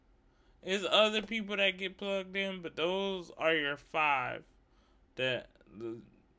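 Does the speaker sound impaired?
Yes: cerebral palsy; wheelchair user; fluent, no slur, not slow, sounds loud when passionate.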